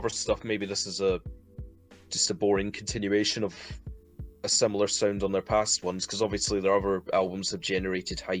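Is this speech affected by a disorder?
No.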